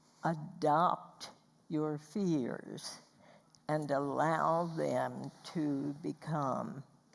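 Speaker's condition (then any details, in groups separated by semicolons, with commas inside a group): Spasmodic dysphonia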